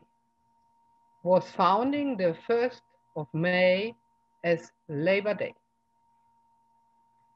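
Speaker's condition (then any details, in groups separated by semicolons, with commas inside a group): No condition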